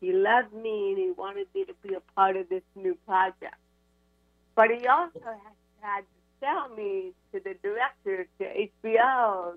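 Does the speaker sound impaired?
Yes: cerebral palsy; cerebral palsy from birth, diagnosed at UCLA, crutches, spinal cord surgery C1 to C7, titanium neck.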